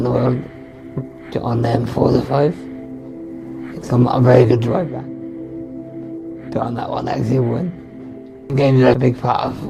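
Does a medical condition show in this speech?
Yes: Duchenne muscular dystrophy.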